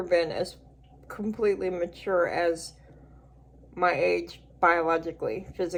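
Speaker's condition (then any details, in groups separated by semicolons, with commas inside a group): Cerebral palsy; speech noticeably atypical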